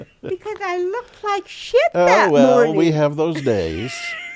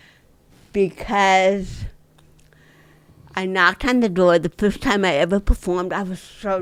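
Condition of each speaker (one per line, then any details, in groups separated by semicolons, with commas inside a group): No condition
Dystonia; lifelong, neck pulls to one side, C1-C7 neck surgery after fracture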